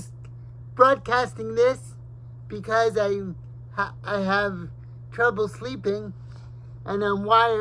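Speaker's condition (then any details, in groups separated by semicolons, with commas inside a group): Cerebral palsy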